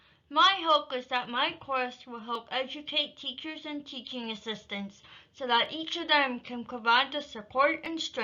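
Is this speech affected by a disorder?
Yes: cerebral palsy; from birth.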